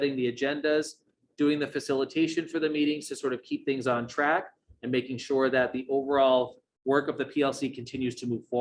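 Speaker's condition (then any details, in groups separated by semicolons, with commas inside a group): No condition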